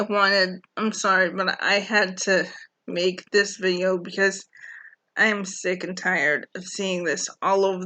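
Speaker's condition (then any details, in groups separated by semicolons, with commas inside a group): Cerebral palsy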